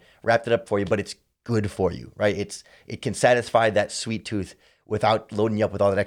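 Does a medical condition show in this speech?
No.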